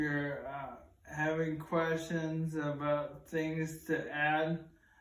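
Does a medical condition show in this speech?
Yes: ALS; starting to lose voice.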